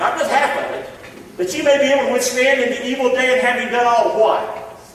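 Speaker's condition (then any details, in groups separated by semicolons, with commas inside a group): No condition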